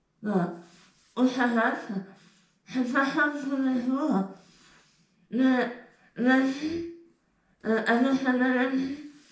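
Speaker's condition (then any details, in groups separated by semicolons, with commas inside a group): Tongue cancer; in remission, eats blended food; eating difficulty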